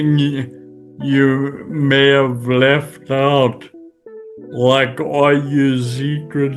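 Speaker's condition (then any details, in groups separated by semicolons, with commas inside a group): Friedreich's ataxia; spasticity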